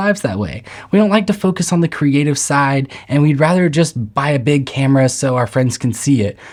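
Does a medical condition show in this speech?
No.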